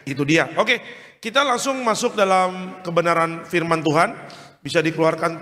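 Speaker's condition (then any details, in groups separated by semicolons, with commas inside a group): No condition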